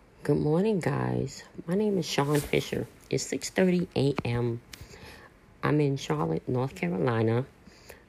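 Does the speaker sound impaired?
Yes: cleft lip and palate; congenital cleft lip and palate, surgically repaired; voice a little raspy early in the morning; cleft lip and palate partly affects how speech sounds.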